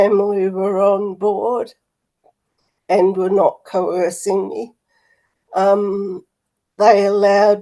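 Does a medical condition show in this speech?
Yes: motor neurone disease; PEG feeding tube.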